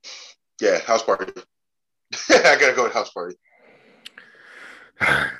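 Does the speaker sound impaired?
No.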